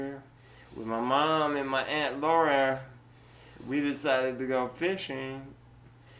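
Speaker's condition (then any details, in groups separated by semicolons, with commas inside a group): Duchenne muscular dystrophy; uses wheelchair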